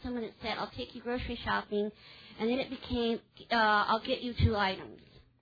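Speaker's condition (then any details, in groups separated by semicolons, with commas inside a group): Cleft palate; congenital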